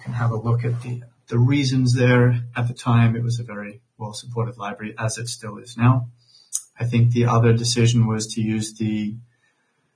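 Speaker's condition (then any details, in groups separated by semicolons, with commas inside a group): No condition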